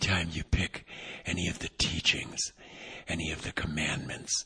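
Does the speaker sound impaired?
Yes: vocal cord paralysis, unilateral; voice not yet back, audibly affected.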